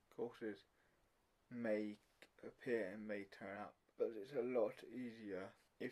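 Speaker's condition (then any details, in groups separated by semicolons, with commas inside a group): Cerebral palsy, mild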